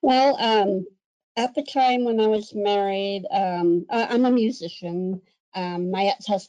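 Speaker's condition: Cleft lip and palate; congenital cleft lip and cleft palate, 60 plus surgeries

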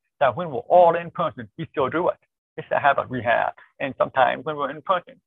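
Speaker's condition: Deafness, born deaf, cochlear implant

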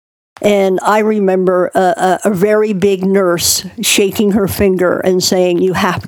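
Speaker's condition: Cleft palate; born two months premature

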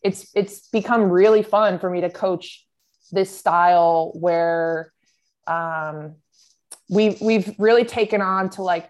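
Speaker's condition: No condition

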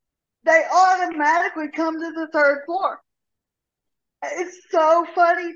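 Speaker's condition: Cerebral palsy; from birth

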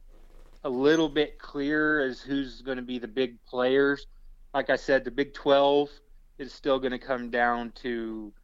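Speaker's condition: No condition

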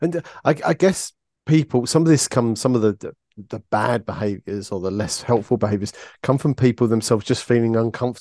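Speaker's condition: No condition

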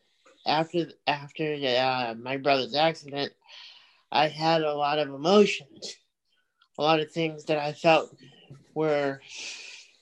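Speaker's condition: Cerebral palsy; from birth

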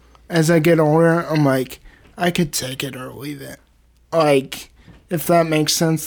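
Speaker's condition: Cerebral palsy, spastic

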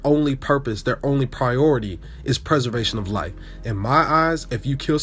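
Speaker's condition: No condition

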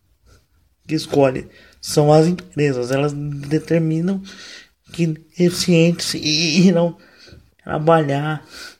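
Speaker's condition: Cerebral palsy, mild; wheelchair user

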